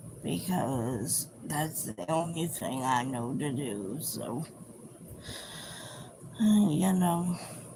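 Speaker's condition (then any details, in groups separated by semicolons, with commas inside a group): Cerebral palsy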